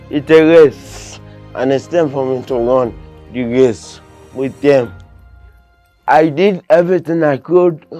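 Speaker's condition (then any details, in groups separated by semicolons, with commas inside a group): Cerebral palsy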